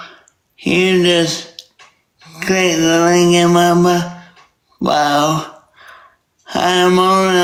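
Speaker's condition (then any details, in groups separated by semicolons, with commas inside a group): Traumatic brain injury; injury effects audible in voice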